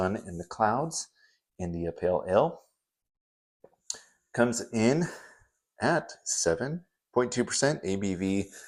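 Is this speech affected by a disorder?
No.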